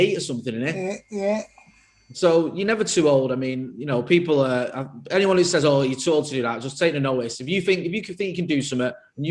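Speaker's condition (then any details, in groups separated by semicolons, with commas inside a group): No condition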